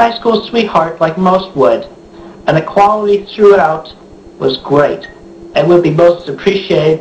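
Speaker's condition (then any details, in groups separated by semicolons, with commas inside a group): No condition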